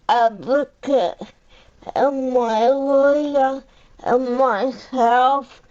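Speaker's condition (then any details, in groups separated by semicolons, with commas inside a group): Cerebral palsy; powerchair user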